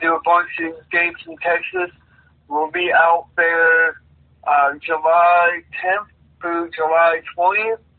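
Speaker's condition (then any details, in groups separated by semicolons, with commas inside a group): Cerebral palsy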